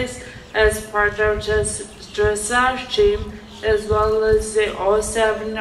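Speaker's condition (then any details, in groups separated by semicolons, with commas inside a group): Traumatic brain injury; fall from horse, month-long coma; in recovery, therapeutic riding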